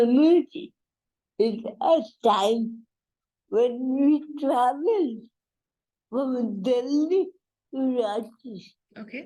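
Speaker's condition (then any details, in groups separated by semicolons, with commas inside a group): Cerebral palsy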